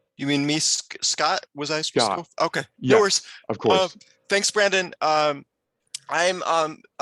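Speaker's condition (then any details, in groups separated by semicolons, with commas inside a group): No condition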